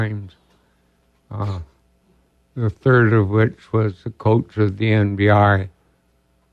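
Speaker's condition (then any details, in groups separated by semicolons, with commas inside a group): ALS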